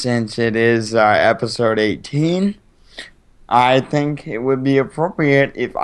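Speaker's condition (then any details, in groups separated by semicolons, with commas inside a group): Cerebral palsy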